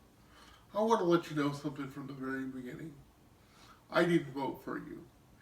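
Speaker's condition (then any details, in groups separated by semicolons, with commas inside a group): Cerebral palsy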